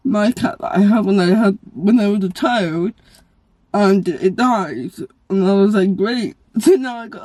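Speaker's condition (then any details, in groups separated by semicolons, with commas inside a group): Cerebral palsy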